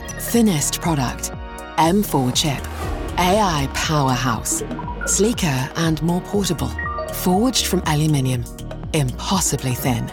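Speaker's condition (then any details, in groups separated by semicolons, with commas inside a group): No condition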